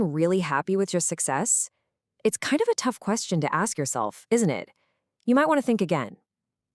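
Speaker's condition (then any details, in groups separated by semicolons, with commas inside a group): No condition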